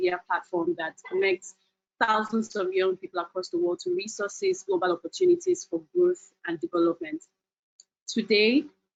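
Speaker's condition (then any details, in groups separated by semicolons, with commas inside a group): No condition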